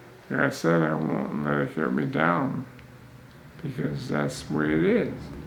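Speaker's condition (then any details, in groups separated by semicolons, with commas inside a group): Chronic progressive multiple sclerosis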